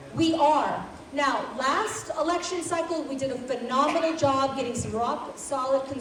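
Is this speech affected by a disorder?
No.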